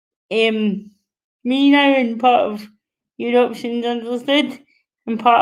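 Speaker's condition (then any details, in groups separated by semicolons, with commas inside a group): Cerebral palsy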